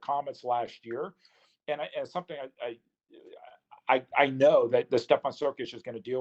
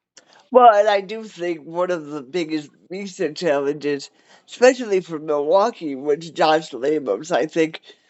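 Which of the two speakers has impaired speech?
The second: cerebral palsy; cerebral palsy, wheelchair.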